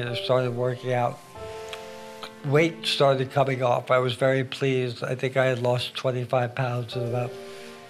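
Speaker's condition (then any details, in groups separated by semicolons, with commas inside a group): ALS; affects hands; cannot hold a knife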